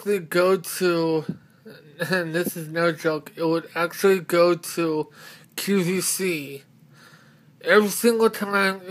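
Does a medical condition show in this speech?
Yes: mobius syndrome.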